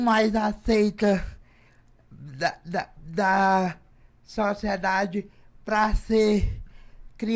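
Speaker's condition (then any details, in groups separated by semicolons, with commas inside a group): Cerebral palsy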